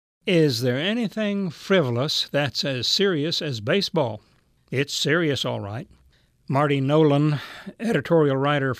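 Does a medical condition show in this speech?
No.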